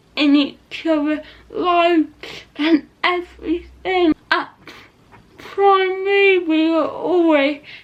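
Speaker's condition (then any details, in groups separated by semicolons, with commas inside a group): Cerebral palsy; not quadriplegic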